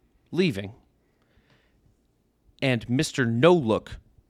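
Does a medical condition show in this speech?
No.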